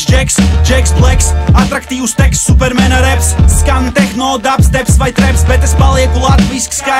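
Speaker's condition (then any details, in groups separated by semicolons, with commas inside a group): No condition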